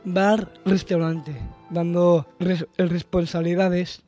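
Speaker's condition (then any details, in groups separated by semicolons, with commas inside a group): Down syndrome; genetic disorder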